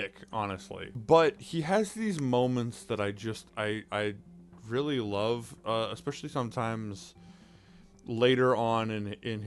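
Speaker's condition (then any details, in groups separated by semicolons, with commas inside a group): No condition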